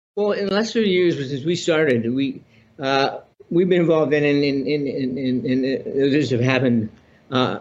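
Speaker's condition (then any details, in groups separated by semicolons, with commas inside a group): Parkinson's disease; on Parkinson's medication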